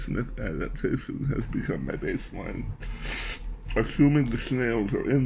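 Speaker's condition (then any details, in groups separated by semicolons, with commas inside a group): Glossectomy with reconstructed tongue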